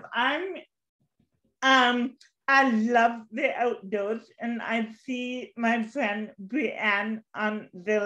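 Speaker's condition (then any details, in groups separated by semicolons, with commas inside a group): Cerebral palsy; since birth, walks with walker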